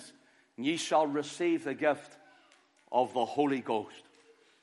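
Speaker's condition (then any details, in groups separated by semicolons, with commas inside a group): No condition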